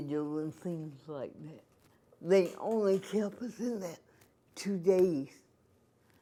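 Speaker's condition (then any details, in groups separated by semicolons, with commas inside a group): Cerebral palsy; cerebral palsy, from birth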